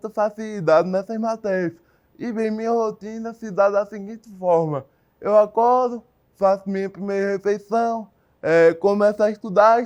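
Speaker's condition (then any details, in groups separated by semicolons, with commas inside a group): Cerebral palsy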